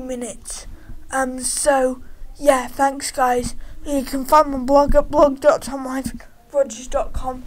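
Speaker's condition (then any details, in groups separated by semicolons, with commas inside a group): Cerebral palsy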